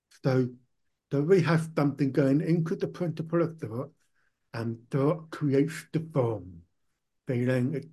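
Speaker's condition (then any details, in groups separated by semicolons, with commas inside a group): Profound deafness; born profoundly deaf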